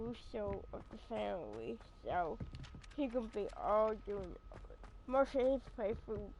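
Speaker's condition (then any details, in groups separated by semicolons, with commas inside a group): Cerebral palsy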